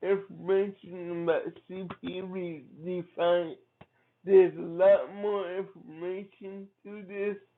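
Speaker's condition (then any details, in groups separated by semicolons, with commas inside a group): Cerebral palsy; from birth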